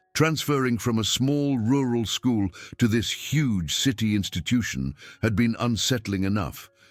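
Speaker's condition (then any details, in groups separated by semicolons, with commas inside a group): No condition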